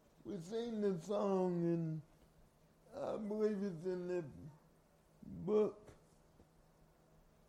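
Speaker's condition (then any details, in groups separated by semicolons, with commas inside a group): Cerebral palsy; from birth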